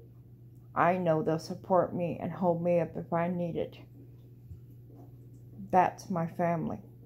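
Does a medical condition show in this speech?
Yes: cerebral palsy; walks flat-footed.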